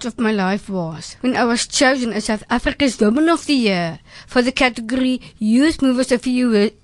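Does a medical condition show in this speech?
Yes: Down syndrome; trisomy 21, present from birth in Bloemfontein, no speech therapy or physiotherapy in infancy, stimulated by mother; adult, about 35 years since birth.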